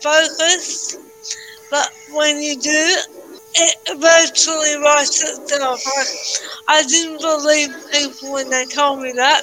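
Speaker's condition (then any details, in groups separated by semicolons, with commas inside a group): Cerebral palsy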